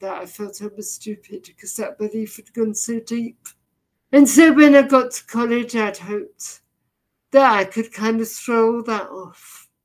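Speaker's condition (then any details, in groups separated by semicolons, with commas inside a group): Deafness, severe; can hardly understand speech, vocabulary partly picked up from reading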